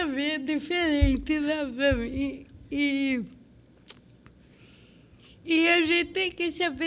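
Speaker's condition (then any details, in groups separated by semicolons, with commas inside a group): Cerebral palsy; from birth, medical negligence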